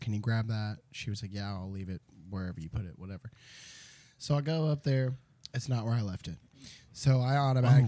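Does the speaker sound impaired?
No.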